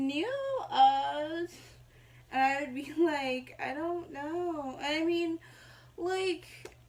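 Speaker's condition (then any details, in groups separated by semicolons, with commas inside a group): Mild cerebral palsy; mild, walks without aids, had surgery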